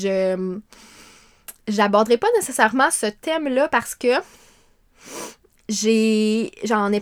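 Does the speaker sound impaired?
Yes: stuttering; meditation practice for some years, found helpful; here repeated sounds, prolonged sounds.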